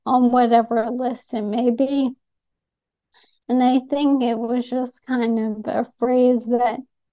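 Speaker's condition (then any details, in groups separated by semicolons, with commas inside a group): ALS; atypical young woman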